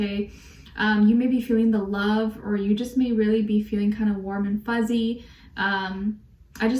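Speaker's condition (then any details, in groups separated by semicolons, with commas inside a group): No condition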